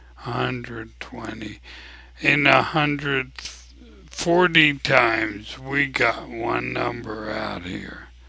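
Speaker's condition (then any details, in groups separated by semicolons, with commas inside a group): ALS; abnormally slow voice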